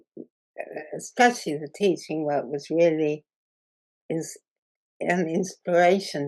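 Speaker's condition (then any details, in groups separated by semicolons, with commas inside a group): Muscular dystrophy; progressive muscle wasting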